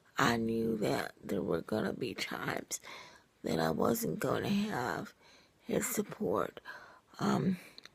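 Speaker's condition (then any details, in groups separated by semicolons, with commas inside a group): Cerebral palsy, triplegia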